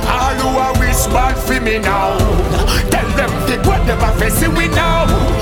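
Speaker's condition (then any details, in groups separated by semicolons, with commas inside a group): No condition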